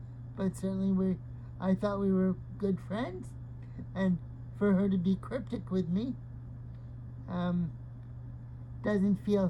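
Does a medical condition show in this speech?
Yes: cerebral palsy.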